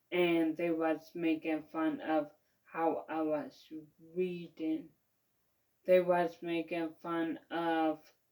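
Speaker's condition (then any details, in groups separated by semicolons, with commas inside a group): Mild cerebral palsy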